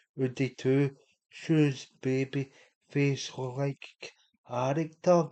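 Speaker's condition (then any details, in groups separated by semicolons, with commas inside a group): Cerebral palsy; unable to walk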